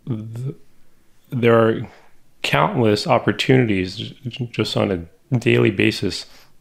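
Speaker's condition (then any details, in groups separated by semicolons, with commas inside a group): Stutter; speech therapy as a child; still stutters daily, never reached full fluency; very awkward, jagged speech by own description, unlike typical TV or radio speech; prolonged sounds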